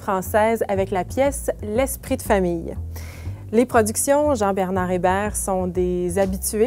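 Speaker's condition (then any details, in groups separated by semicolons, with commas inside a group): No condition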